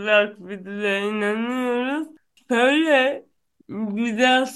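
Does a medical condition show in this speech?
Yes: cerebral palsy; onset at birth from birth complications, neurological, affects gross and fine motor muscle systems, no known cure.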